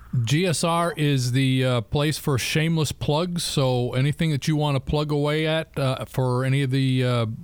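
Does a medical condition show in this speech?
No.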